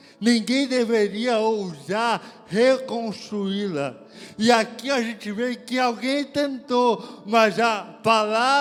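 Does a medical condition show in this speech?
Yes: cerebral palsy.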